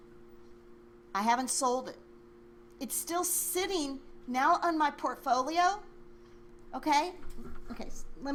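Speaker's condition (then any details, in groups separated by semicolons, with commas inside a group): No condition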